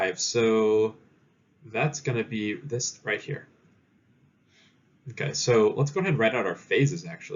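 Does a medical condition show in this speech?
No.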